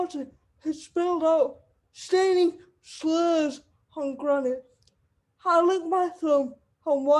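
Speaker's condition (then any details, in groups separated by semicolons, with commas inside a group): Cerebral palsy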